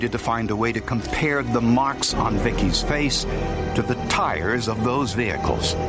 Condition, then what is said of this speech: No condition.